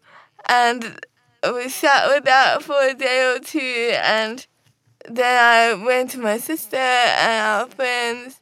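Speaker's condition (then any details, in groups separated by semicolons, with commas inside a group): Cerebral palsy; wheelchair user since diagnosis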